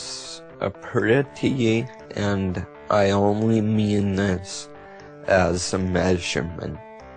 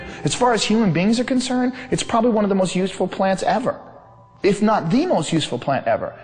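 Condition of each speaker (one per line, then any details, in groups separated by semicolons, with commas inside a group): Multiple sclerosis
No condition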